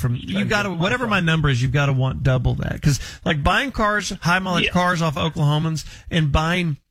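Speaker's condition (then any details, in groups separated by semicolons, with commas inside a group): No condition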